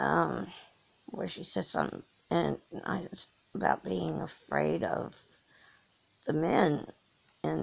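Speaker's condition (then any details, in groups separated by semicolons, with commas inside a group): Cerebral palsy; from birth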